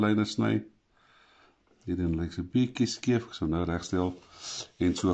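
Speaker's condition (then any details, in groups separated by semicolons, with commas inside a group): No condition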